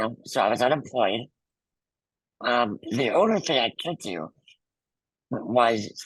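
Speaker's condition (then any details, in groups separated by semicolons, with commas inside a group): Muscular dystrophy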